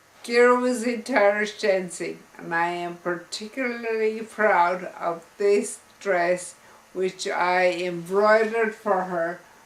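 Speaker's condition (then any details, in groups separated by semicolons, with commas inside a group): Multiple sclerosis; diagnosed age 33, walker then permanent wheelchair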